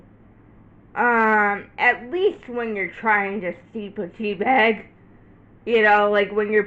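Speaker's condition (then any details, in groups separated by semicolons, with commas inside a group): Cerebral palsy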